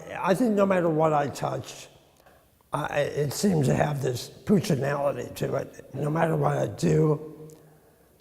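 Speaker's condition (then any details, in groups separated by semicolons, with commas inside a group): Tongue cancer; treated in the past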